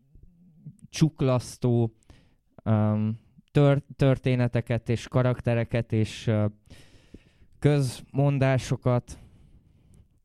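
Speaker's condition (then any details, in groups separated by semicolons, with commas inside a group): No condition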